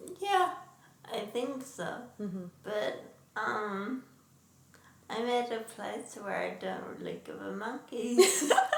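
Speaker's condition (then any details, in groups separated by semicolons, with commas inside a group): Traumatic brain injury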